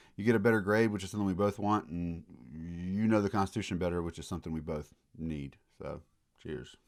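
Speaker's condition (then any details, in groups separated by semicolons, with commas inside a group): No condition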